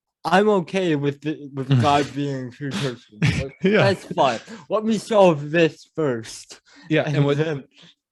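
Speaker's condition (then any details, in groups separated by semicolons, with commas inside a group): Cerebral palsy; mild speech impediment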